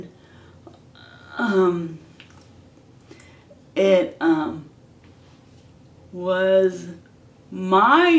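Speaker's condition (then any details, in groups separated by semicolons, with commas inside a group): ALS; hand onset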